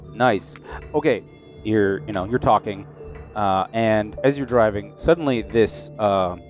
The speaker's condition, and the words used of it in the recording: No condition.